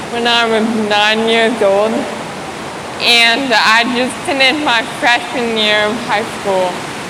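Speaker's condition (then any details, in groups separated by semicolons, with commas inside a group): Friedreich's ataxia; age 15, diagnosed at 9, progressing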